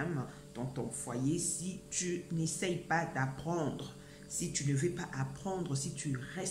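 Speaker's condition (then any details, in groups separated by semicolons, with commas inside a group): No condition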